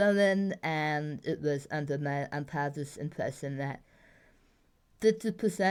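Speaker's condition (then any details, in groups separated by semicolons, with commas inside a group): Tongue cancer surgery; tongue cancer twice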